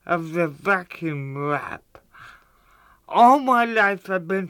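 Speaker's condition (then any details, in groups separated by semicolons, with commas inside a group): Cerebral palsy; cerebral palsy since childhood, visible, coordination difficulties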